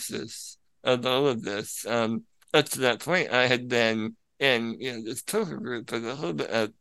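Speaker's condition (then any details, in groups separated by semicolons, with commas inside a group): Spinal muscular atrophy; from birth, paralyzed neck down, full sensation, overnight breathing machine, hospital bed, wheelchair, parents as caregivers; controls computer with mouth, father usually assists at live play, cannot sit outside wheelchair, cannot fly; can be a little difficult to understand at times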